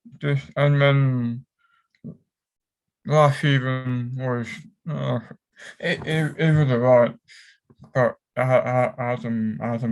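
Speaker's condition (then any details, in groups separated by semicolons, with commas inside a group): Cerebral palsy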